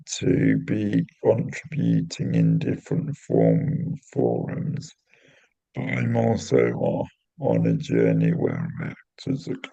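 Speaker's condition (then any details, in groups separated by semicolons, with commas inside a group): Cerebral palsy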